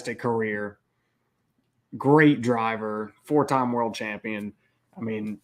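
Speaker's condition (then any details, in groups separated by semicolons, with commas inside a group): No condition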